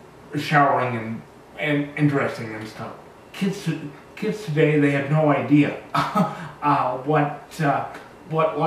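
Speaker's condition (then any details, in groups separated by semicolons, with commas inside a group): Cerebral palsy; very high functioning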